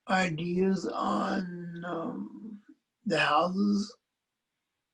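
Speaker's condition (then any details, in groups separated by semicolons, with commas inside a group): Cerebral palsy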